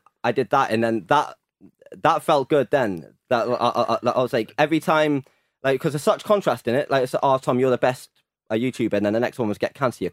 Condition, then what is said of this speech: Stuttering. I still have a stutter, yeah.